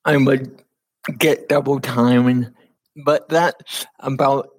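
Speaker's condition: Cerebral palsy; speech affected

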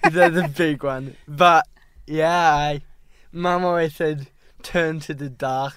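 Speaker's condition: Cerebral palsy; ongoing therapy at Cerebral Palsy Alliance, para-snowboarder, has driving license

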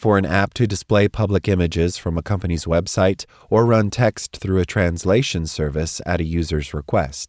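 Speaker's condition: No condition

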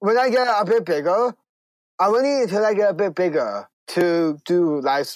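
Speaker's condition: Down syndrome; congenital

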